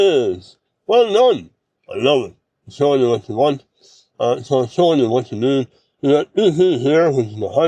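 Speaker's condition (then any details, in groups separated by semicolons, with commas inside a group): Mouth cancer surgery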